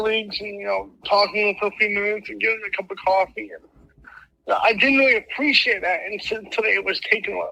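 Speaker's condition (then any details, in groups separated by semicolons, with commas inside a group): Mild cerebral palsy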